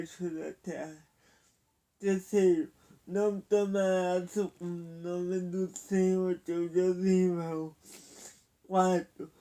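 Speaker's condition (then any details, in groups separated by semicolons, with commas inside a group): Paralysis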